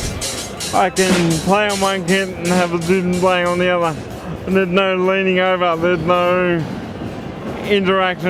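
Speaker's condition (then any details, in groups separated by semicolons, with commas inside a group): Cerebral palsy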